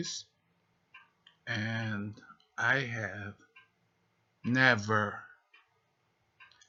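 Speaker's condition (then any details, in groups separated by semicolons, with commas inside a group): Multiple sclerosis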